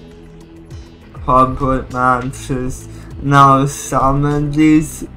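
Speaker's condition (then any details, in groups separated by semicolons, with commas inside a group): Cerebral palsy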